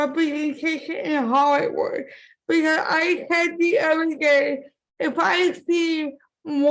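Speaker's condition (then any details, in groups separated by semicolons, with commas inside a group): Cerebral palsy; from birth; impaired speech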